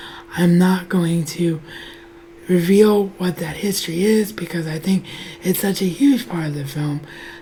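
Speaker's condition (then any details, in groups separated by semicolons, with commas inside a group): Cerebral palsy; wheelchair bound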